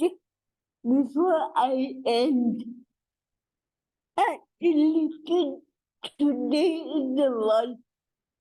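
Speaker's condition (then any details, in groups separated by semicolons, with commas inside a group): Cerebral palsy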